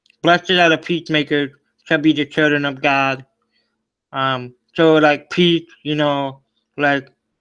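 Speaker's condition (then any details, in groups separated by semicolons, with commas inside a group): Cerebral palsy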